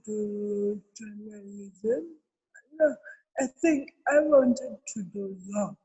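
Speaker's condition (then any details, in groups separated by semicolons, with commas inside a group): Cerebral palsy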